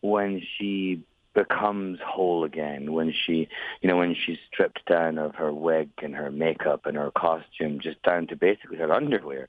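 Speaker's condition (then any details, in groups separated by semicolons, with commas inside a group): No condition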